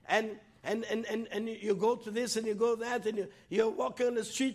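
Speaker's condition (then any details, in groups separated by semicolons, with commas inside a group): No condition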